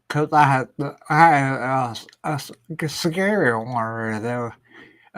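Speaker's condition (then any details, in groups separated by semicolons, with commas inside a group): Ataxia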